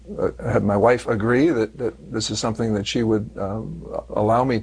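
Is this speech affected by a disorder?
No.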